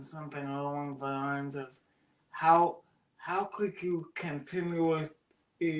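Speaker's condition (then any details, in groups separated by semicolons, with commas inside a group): Cerebral palsy; oxygen loss at birth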